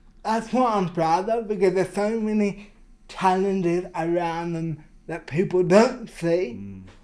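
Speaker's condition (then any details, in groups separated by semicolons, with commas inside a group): Cerebral palsy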